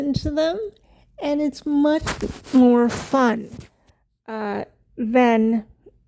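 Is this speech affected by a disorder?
Yes: cerebral palsy; wheelchair user.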